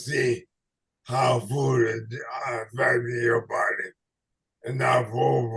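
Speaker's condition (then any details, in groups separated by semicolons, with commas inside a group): ALS/MND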